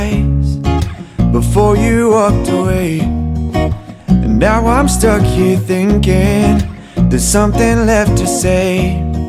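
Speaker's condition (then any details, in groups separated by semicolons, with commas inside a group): No condition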